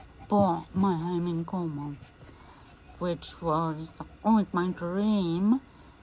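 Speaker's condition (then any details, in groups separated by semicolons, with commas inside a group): MND; voice may be difficult to understand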